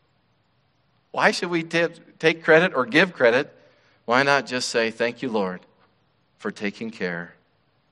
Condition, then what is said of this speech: None; typical speech.